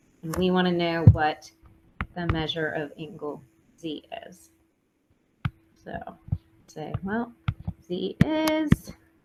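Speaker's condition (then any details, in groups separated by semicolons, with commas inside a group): No condition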